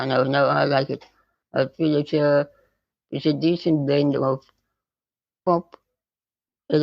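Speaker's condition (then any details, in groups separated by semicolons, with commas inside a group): Spinal muscular atrophy type 2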